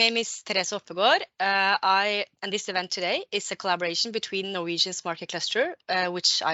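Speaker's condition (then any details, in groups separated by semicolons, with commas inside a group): No condition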